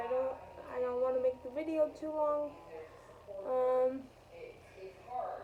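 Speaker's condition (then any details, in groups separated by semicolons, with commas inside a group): Cerebral palsy, spastic quadriplegic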